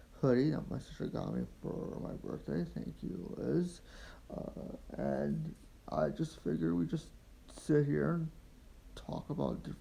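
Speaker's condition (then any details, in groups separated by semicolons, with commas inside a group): Quadriplegic cerebral palsy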